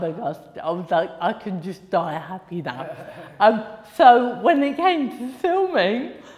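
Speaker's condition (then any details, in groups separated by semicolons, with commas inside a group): Cerebral palsy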